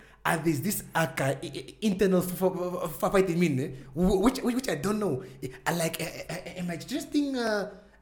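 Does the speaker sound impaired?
Yes: stuttering; stutters when talking, listeners may mistake stutter for broken mic; here repeated sounds, repeated words, prolonged sounds.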